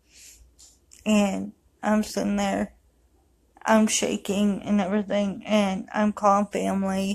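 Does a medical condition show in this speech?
Yes: cerebral palsy; affects walking.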